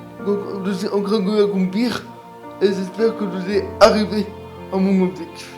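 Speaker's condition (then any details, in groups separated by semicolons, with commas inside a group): Cerebral palsy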